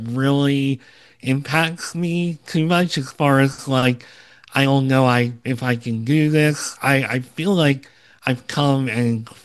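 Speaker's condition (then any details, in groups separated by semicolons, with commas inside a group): Cleft lip and palate, Opitz G/BBB syndrome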